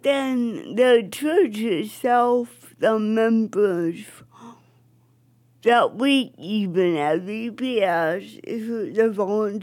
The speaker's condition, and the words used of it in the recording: Cerebral palsy. But I do have a God-given accent.